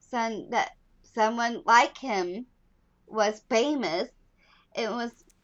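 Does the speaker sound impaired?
Yes: Down syndrome; walked later than other children.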